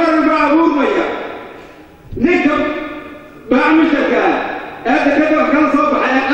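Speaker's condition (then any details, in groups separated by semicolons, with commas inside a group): No condition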